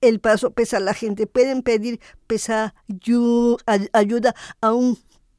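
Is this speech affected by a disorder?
Yes: Down syndrome; adult woman.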